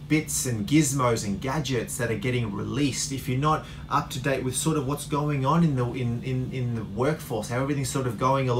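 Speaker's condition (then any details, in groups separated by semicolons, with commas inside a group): No condition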